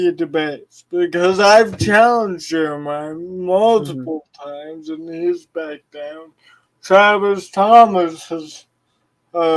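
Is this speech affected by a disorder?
Yes: cerebral palsy.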